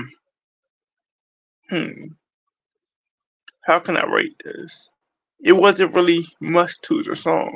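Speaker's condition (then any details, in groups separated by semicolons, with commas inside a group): Cerebral palsy; speech is not the best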